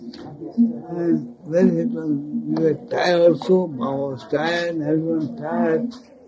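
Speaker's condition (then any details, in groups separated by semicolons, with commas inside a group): Speech loss after head injury; speech lost after head injury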